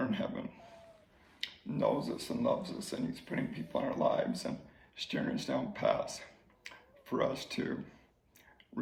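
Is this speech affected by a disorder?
Yes: ALS; slowly progressing ALS.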